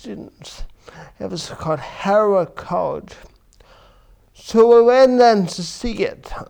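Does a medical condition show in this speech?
Yes: cerebral palsy; affects verbal speech.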